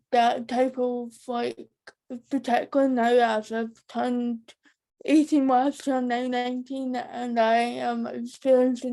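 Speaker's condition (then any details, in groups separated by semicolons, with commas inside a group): Cerebral palsy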